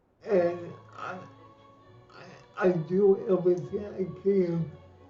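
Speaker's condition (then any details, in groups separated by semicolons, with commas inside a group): Cerebral palsy; lifelong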